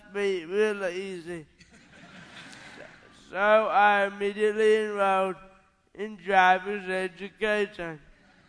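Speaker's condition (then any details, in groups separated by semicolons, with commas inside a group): Cerebral palsy; not birth defects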